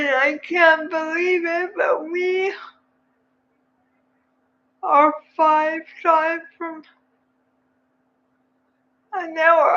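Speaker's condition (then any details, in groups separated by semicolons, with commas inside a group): Cerebral palsy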